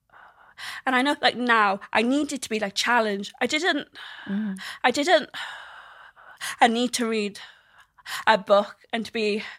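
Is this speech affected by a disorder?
Yes: stammer; stammer since childhood, speech therapy as a child; age 29, worse since pandemic, music therapy, headphones for wedding vows, drive-through singing Nicki Minaj; struggles to speak daily, blocks needing deep breath, fluent alone or singing, worse with silence; here prolonged sounds.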